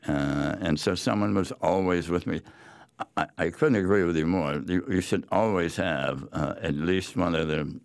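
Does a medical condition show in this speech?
Yes: head and neck cancer; large inoperable base-of-tongue tumor in 80s, biopsy by dr. Yarbrough at Yale, clinical trial chemoradiation; before diagnosis, tongue moved awkwardly, swallowing problems and coughing, barium swallow at Norwalk Hospital.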